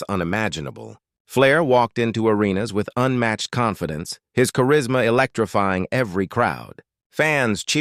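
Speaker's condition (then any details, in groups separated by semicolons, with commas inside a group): No condition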